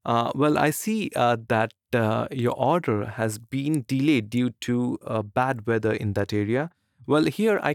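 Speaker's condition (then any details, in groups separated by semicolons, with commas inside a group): No condition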